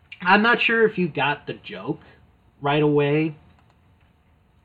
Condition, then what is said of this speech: No condition.